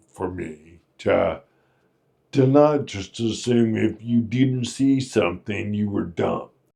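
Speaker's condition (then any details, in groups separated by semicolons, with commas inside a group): Friedreich's ataxia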